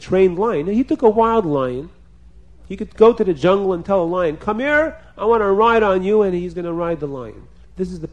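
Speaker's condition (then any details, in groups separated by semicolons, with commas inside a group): No condition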